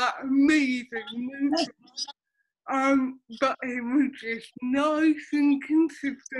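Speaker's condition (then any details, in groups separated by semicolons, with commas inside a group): Cerebral palsy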